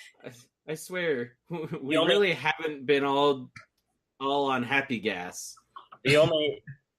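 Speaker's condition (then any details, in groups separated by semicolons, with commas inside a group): No condition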